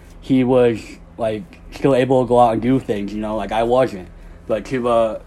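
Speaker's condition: Cleft lip and palate; doing well

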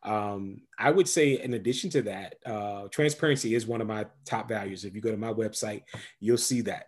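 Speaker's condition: No condition

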